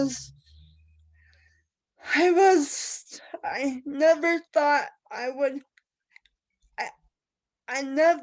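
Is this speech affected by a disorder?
Yes: cerebral palsy.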